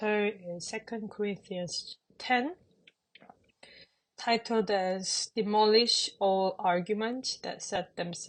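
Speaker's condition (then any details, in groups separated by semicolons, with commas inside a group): No condition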